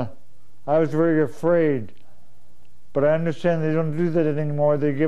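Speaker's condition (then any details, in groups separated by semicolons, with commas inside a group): Parkinson's disease; tremor; propranolol for tremor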